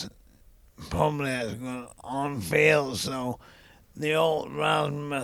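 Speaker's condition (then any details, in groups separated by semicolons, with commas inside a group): ALS; young onset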